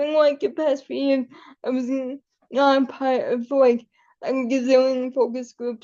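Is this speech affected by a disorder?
Yes: cerebral palsy; able to articulate and speak.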